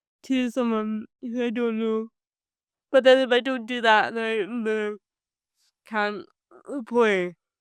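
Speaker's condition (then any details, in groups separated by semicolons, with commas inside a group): Cerebral palsy; from birth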